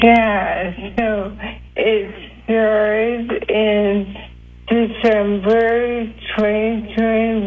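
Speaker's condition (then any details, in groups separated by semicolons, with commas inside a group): ALS; progressive neurodegenerative disease, onset left foot dragging, tripping, clumsy falls, diagnosed about nine months after onset; fully dependent on family for care, daughter Emily as caregiver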